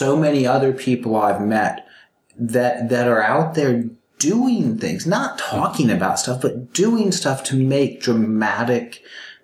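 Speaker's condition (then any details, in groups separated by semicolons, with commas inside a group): Stuttering; severe stuttering, therapy at Purdue speech clinic started 12 years ago, four Toastmasters clubs; still stutters terribly severely; blocks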